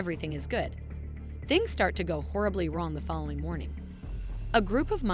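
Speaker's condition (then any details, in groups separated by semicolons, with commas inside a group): No condition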